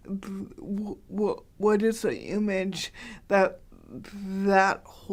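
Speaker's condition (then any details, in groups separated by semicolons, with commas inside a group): Cerebral palsy; very mild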